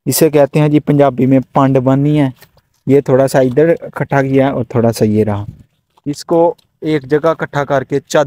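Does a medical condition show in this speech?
No.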